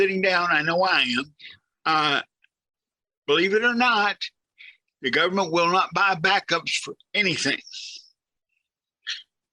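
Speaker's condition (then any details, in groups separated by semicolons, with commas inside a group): Cerebral palsy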